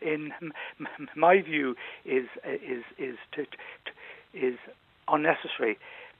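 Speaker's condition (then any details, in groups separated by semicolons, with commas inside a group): Stammer; stammer since childhood; much easier with age; varies, better when relaxed, worse when tired or anxious, lecturing needs extra preparation; repeated words, prolonged sounds, blocks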